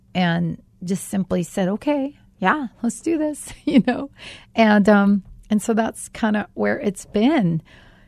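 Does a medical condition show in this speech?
No.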